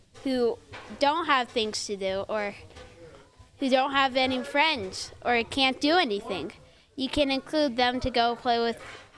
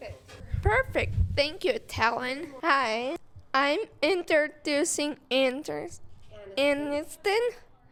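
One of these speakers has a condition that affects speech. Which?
The second: cerebral palsy; affects muscles.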